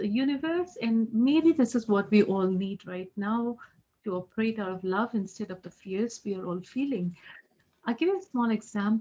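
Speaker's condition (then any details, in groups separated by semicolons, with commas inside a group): No condition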